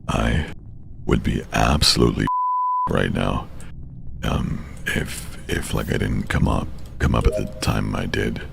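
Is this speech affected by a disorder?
No.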